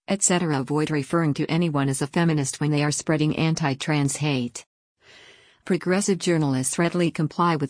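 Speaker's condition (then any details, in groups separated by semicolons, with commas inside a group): No condition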